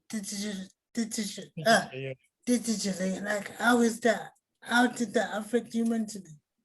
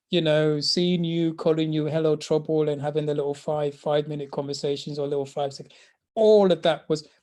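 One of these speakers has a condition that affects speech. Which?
The first: cerebral palsy; premature birth, ventilator at birth.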